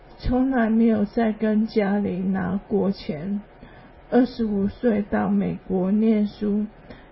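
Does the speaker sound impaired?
Yes: ALS; hand weakness, cannot write, type or grasp, arm muscle atrophy, cause unknown, year of immunoglobulin injections; worsening, whole-body involuntary muscle twitching, poor stamina, needs help dressing, brushing teeth, bathing; slower speech, quieter voice.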